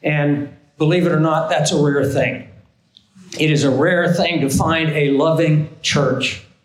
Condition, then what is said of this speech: No condition.